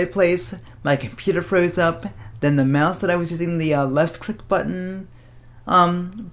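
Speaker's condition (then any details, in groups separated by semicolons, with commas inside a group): Cerebral palsy; speaks fast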